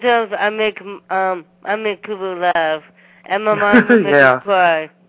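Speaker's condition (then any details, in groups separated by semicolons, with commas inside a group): Down syndrome; present from birth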